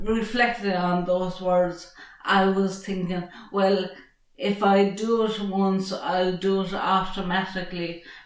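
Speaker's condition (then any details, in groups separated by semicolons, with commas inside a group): Traumatic brain injury; severe, car crash, cognitive challenges; several years since injury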